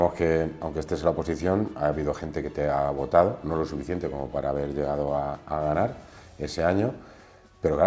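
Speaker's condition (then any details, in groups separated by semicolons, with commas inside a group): No condition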